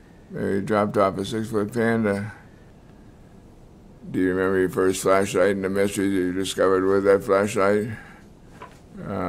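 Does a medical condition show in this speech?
Yes: multiple sclerosis; diagnosed decades ago.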